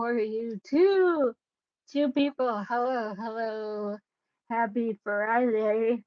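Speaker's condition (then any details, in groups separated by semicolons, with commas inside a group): Cerebellar ataxia; caused by brain bleed, unsteady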